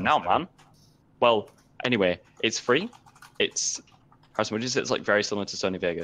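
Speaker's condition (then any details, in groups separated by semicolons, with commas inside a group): No condition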